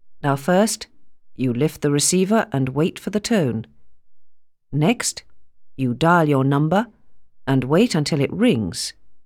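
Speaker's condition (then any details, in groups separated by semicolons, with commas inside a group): No condition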